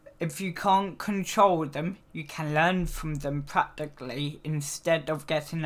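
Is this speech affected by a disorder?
Yes: cerebral palsy; needs frequent rest.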